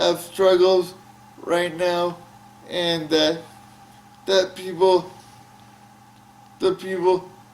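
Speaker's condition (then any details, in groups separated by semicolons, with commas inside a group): Cerebral palsy; from birth, uses wheelchair, tight hands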